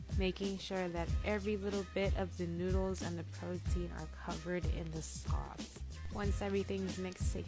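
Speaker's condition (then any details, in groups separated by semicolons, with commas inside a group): No condition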